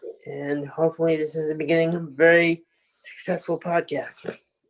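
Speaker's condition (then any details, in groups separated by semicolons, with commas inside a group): Cerebral palsy; present from birth, birth-related, uses wheelchair; age 29, multiple surgeries, physical and occupational therapy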